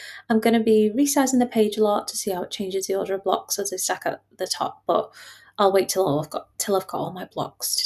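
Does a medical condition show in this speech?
No.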